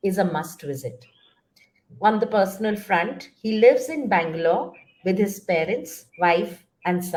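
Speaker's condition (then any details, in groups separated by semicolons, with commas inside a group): No condition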